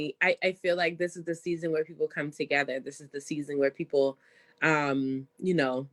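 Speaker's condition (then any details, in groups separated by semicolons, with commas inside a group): No condition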